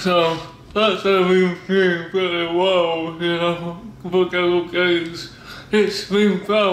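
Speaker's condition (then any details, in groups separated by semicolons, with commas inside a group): Cerebral palsy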